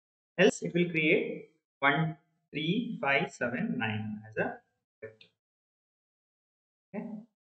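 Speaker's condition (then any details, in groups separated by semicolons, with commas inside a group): No condition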